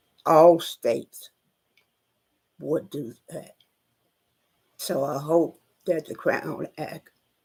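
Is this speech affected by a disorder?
Yes: spinal neurosarcoidosis.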